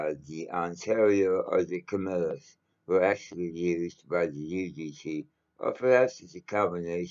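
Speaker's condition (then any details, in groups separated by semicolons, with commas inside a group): Mouth cancer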